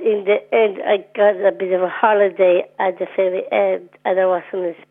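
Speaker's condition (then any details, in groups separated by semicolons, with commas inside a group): Down syndrome; 29 years old; speaking by telephone on radio, first radio interview; sounds happy and bubbly per host, mostly short answers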